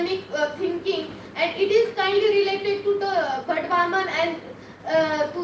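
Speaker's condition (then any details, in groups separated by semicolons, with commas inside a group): No condition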